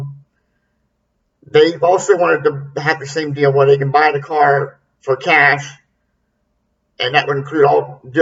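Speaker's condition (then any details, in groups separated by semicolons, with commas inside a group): No condition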